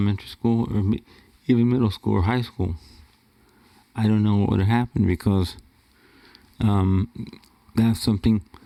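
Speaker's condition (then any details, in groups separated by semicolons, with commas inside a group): Cerebral palsy; wheelchair user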